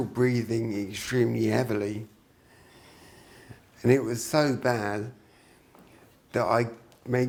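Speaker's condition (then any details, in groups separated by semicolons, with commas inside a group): Traumatic brain injury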